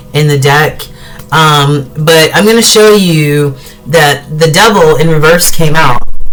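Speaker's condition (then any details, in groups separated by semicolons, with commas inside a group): No condition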